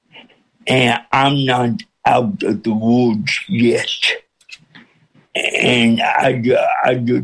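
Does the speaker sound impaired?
Yes: cerebral palsy with speech impediment; John Hayes feared nobody could understand.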